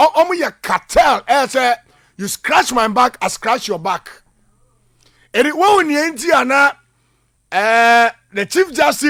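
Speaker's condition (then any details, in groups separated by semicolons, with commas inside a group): No condition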